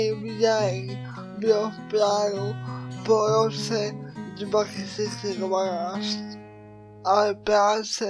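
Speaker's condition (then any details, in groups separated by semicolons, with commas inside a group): Cerebral palsy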